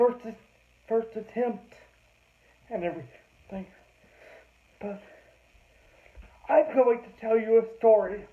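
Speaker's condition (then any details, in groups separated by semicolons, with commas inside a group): Cerebral palsy; heavily altered breathing patterns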